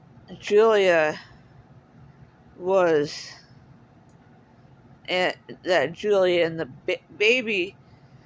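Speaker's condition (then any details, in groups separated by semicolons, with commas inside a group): Cerebral palsy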